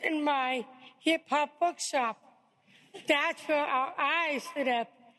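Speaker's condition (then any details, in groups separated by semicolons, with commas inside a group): Down syndrome; diagnosed at birth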